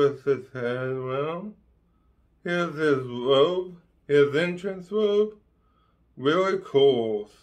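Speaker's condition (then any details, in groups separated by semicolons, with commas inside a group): Ataxic cerebral palsy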